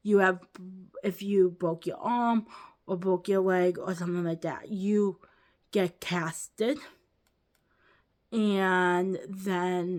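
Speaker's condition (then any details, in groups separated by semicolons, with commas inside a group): Cerebral palsy; lifelong, ankle-foot orthoses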